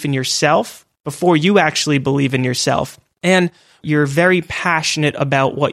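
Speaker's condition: No condition

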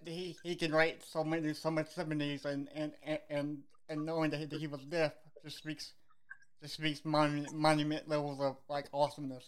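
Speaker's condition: Cerebral palsy; age 41, knees hurting now, got medication from doctor

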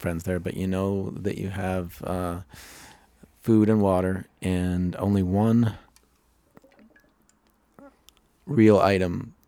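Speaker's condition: Stutter; lifelong stutter, also called stammer; stutter present in recording, left unedited; pauses, repetitions, sounding like a broken record; prolonged sounds, blocks

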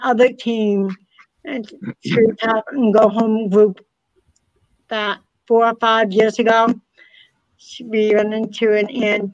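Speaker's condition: Hard of hearing, cochlear implant

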